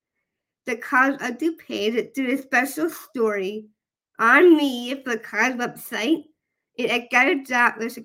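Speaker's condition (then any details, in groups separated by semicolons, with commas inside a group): Down syndrome; prenatal diagnosis at 20-week ultrasound, chromosomal disorder; almost 21 years old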